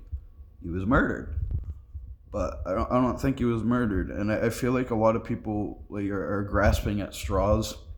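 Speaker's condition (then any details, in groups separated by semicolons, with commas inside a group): No condition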